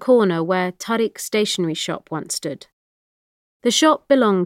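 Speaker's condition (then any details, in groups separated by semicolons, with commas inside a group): No condition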